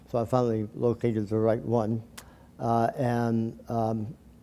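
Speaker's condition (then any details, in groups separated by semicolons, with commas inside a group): Tongue cancer surgery; speech slightly off, permanently changed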